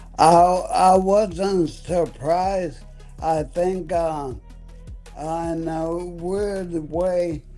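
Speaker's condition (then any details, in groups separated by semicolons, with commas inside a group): ALS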